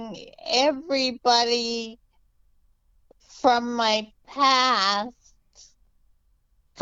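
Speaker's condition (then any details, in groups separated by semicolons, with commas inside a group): Multiple sclerosis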